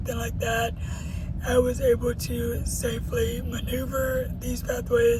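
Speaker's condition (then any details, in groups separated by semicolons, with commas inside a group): Cerebral palsy; uses a wheelchair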